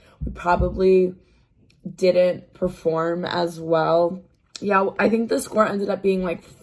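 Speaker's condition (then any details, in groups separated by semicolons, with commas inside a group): No condition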